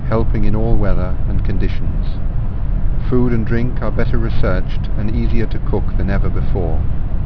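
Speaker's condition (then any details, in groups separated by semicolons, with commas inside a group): No condition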